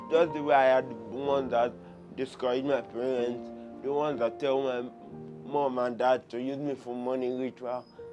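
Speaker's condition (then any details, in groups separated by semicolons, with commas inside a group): Cerebral palsy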